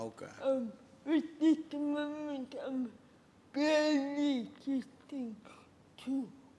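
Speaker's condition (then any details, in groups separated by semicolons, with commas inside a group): Cerebral palsy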